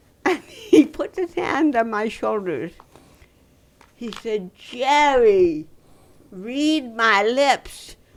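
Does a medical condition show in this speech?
Yes: dystonia.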